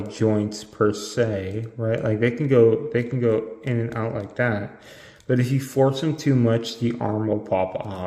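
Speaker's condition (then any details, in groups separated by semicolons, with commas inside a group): No condition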